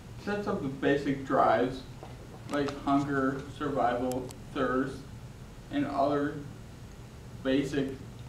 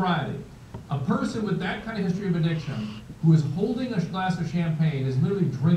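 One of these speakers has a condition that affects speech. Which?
The first: traumatic brain injury; caused by snowmobile collision with truck.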